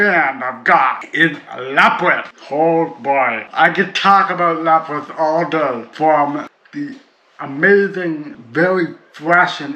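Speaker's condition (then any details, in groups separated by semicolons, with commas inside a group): Cerebral palsy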